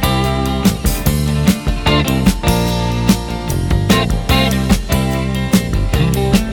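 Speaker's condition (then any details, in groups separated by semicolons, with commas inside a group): No condition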